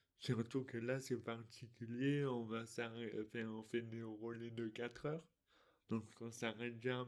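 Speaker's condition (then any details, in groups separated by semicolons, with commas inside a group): Dystonia; articulation difficulties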